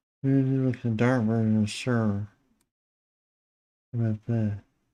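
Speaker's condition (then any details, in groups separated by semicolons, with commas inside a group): Parkinson's disease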